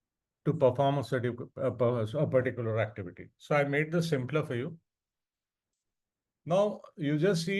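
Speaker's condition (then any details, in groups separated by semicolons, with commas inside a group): No condition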